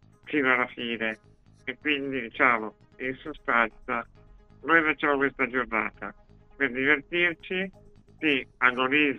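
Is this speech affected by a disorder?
Yes: Duchenne muscular dystrophy; walked until age 10, then first electric wheelchair due to disease; age 37, uses electric wheelchair.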